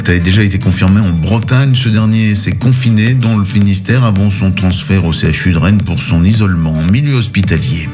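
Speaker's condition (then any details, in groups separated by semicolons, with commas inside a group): No condition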